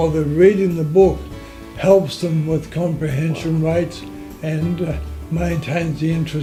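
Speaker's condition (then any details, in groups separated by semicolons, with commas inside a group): Motor neurone disease; affects voice, breathing and hands; second year since diagnosis, relatively slow progression; voice audibly affected, breathing affected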